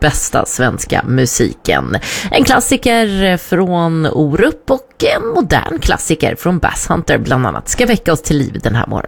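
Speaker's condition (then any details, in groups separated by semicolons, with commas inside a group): No condition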